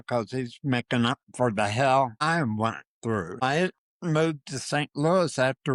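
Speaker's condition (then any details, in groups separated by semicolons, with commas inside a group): Parkinson's disease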